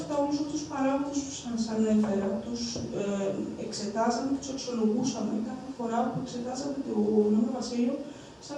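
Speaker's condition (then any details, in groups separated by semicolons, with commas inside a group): No condition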